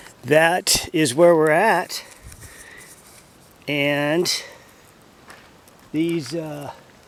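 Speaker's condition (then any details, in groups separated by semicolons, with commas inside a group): No condition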